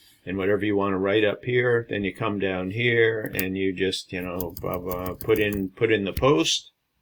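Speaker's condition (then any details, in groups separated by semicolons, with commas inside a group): No condition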